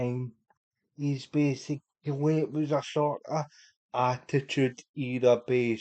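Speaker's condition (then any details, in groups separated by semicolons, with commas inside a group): Cerebral palsy; unable to walk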